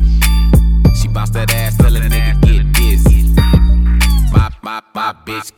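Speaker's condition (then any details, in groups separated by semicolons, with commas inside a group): No condition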